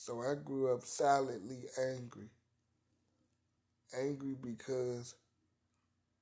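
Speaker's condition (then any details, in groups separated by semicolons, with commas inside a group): Cerebral palsy; spastic quadriparesis, present from birth, wheelchair user, unable to walk; about 30 years since birth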